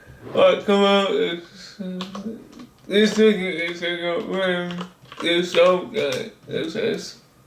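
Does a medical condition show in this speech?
Yes: cerebral palsy; speech disability.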